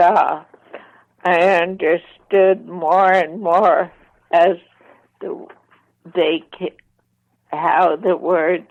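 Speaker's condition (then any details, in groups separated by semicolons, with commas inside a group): ALS, mild; voice slightly impaired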